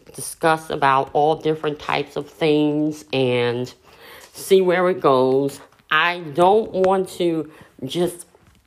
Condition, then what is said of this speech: Cleft palate. I have a cleft lip and palate, which is a birth defect, and that is part of the reason why I sound